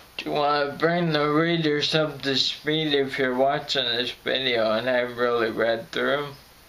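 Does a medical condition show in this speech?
Yes: Friedreich's ataxia; voice crackles when stressed.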